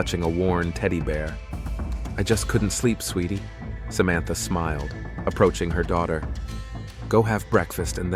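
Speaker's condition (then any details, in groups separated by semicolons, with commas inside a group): No condition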